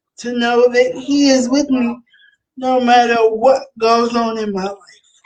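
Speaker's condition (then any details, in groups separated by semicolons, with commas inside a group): Cerebral palsy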